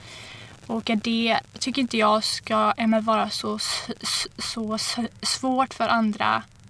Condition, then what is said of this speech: Stuttering. Men sen kan nervositet ibland göra det liksom värre.